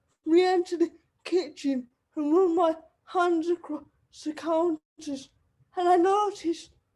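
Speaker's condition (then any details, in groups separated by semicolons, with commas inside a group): Cerebral palsy; wheelchair user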